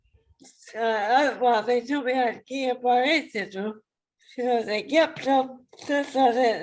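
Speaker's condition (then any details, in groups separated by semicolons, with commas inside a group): ALS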